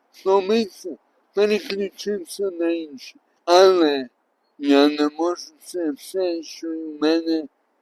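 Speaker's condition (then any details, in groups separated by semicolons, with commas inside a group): Traumatic brain injury; car crash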